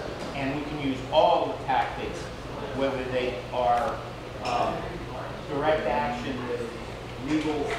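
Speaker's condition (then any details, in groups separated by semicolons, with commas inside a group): No condition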